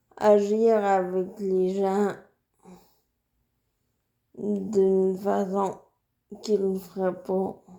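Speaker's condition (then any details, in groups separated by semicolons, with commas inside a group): Cerebral palsy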